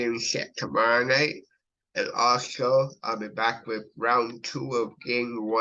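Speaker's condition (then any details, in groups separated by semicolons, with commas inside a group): Cerebral palsy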